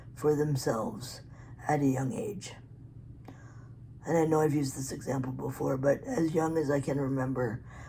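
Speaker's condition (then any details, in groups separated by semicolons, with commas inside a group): Cerebral palsy; physically disabled; articulate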